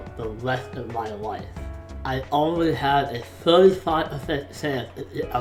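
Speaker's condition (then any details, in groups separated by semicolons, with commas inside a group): Facial palsy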